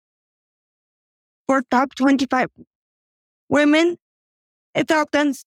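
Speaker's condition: Cerebral palsy; age 41, walks up to 10,000 steps daily with walker, cycles, rows, gym four days weekly

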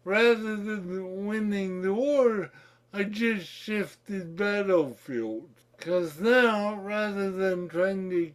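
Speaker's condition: Cerebral palsy; distinctive voice

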